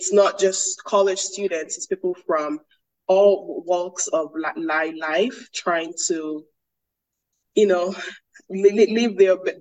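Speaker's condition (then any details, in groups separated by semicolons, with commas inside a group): Stutter; covert most of life, overt since mid pharmacy school, CBT, couple months speech therapy, group therapy; word switching, avoided feared consonants and sounds, frequency and severity increased, 30-minute presentation took an hour; repeated sounds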